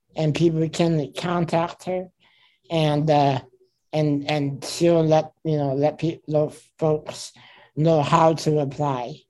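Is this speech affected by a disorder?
Yes: spinal muscular atrophy; type 2, from birth, wheelchair user, age 32.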